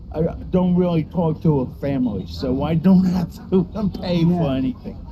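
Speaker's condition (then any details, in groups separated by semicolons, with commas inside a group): Cerebral palsy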